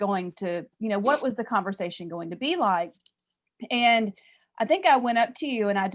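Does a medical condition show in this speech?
No.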